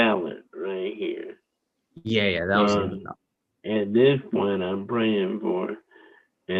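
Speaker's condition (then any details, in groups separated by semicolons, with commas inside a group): Cerebral palsy; wheelchair user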